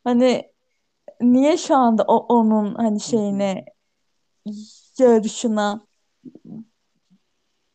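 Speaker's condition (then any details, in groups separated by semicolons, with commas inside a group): Stuttering; same degree as a year earlier; still stutters, unchanged degree; at times physically straining and tiring; repeated sounds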